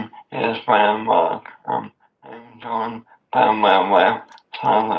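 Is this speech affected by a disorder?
Yes: amyotrophic lateral sclerosis.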